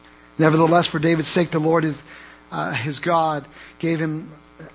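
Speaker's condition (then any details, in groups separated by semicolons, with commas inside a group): No condition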